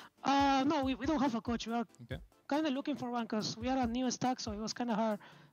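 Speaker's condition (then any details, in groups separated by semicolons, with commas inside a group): No condition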